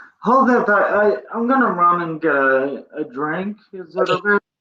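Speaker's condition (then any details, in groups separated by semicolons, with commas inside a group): Cerebral palsy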